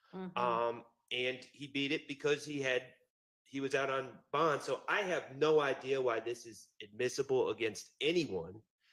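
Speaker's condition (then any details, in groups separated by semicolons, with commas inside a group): No condition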